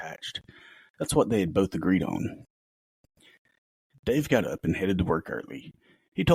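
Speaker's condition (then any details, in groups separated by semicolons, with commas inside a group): No condition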